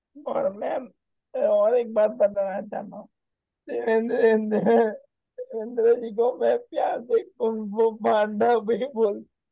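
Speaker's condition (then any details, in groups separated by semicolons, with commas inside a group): ALS; onset right index finger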